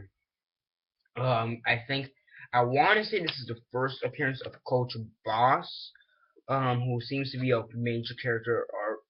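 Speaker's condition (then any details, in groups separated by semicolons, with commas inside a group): No condition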